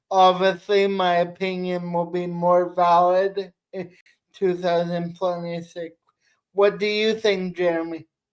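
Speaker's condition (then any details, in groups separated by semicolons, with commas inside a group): Cerebral palsy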